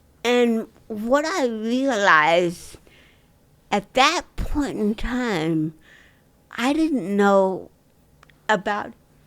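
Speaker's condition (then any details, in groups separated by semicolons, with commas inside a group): Cerebral palsy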